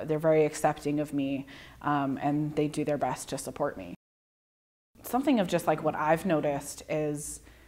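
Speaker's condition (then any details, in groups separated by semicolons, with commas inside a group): No condition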